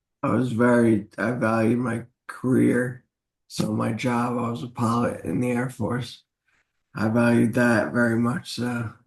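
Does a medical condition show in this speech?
Yes: traumatic brain injury; accident after combat flight; 8 years since injury.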